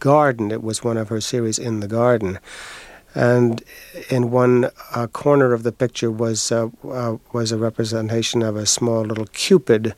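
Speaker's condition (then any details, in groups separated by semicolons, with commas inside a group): Stutter; repeated words, prolonged sounds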